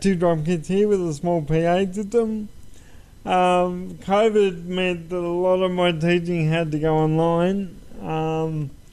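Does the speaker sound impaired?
Yes: cerebral palsy; uses wheelchair.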